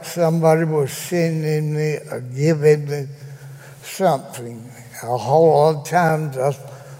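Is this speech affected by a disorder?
Yes: cerebral palsy; present from birth, attended school for handicapped children; still able to speak, gives spoken testimony in church.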